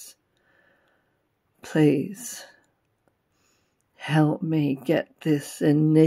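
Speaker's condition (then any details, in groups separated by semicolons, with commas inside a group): Functional neurological disorder; post-vaccine onset, earlier essential tremor; cannot walk properly today; cannot talk properly today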